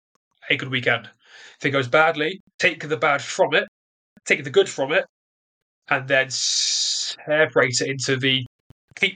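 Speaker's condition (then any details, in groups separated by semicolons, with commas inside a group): Stutter; developmental, onset early childhood, lifelong, more severe during trial, barely able to speak first six months in prison; stutters during this interview; ignores disfluencies and keeps talking, media presence trained as main focus; prolonged sounds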